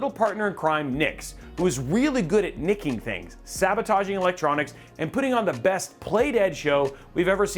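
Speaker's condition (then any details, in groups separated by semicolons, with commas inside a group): No condition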